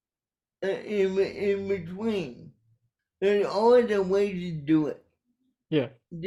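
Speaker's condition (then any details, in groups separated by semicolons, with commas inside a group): Cerebral palsy; caused by brainstem aneurysm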